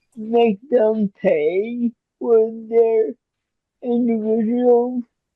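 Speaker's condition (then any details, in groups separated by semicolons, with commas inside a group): Cerebral palsy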